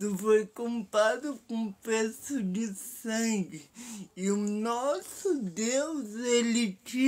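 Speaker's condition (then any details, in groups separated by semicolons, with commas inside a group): Paralysis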